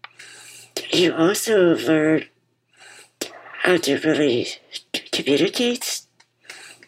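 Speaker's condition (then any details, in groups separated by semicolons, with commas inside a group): Muscular dystrophy; form of muscular dystrophy diagnosed as toddler, wheelchair user, relies on others for most daily activities; bipap machine audible throughout conversation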